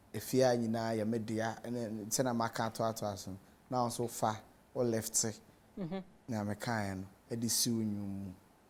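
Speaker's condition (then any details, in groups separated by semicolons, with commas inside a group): No condition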